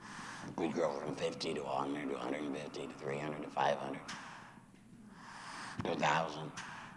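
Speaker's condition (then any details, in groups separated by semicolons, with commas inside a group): Laryngectomy after throat cancer; throat cancer treated with chemo and radiation, recurred, voice box removed, voice prosthesis placed; voice produced through throat prosthesis, likened to kazoo, altered tone of voice joked about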